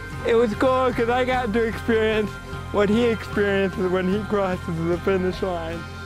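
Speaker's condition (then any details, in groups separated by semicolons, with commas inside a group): Cerebral palsy; unable to speak normally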